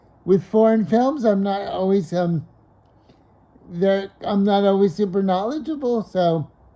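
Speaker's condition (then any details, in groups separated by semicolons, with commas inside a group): Cerebral palsy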